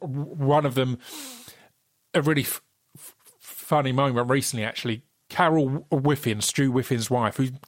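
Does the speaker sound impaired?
Yes: stutter; unnoticed during rapping and spoken word years, noticed with radio show and podcast, works with STAMMA; used to stutter live on track terminal, loose-pattern emotional story, when deep in fragile character; here repeated sounds, blocks.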